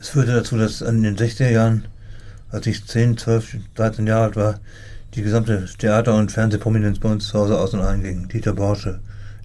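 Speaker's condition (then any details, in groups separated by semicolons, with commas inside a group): Parkinson's disease; fine motor decline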